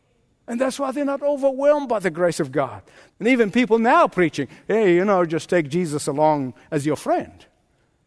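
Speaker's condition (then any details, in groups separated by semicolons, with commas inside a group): No condition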